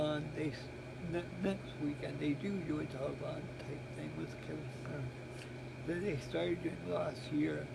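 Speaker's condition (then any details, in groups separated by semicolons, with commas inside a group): Cerebral palsy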